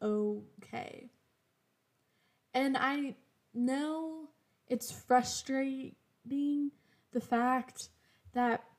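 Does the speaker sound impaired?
Yes: stuttering; many years of stuttering; exhausted from extra talking at work this week; stutters on hello, phone calls hard, speaking exhausting, hides stutter with fluency front, stutters freely at home; here blocks.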